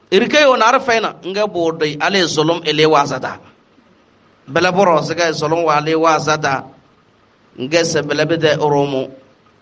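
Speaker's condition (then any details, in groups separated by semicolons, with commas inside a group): No condition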